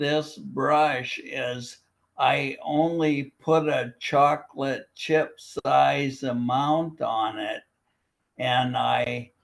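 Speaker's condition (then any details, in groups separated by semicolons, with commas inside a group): Primary lateral sclerosis, bulbar onset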